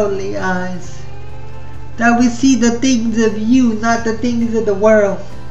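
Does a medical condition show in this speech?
Yes: spastic cerebral palsy.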